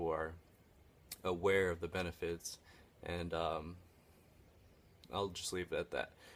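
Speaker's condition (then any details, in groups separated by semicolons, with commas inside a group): No condition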